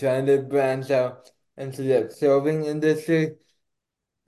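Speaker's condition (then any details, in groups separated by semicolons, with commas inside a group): Cerebral palsy; not slurred, per host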